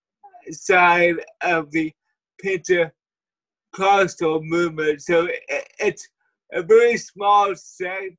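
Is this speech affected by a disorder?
Yes: cerebral palsy; wheelchair user; speech impediment.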